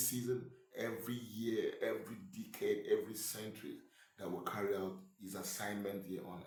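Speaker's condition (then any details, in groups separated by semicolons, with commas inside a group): No condition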